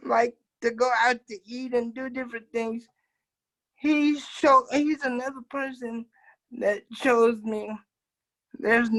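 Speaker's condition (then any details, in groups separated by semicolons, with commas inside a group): Cerebral palsy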